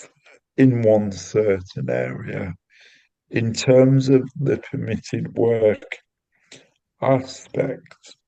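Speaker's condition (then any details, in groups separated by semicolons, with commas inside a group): Cerebral palsy; intrathecal baclofen pump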